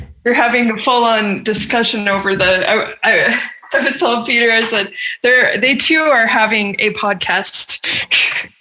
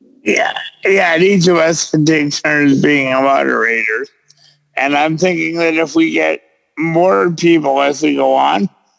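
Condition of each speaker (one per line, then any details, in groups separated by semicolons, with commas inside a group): No condition
Cerebral palsy; present since birth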